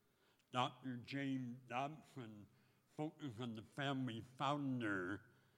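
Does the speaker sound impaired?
Yes: speech impediment; taught tongue movement at 12, voicing with clothespin on nose, mirror under lips, impediment recognizable on radio.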